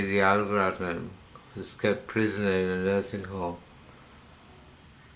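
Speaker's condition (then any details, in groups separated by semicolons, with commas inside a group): Parkinsonism; hypersalivation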